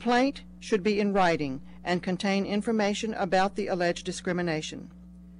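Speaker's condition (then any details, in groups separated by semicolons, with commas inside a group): No condition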